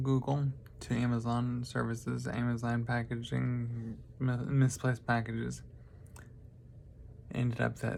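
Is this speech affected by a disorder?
Yes: traumatic brain injury.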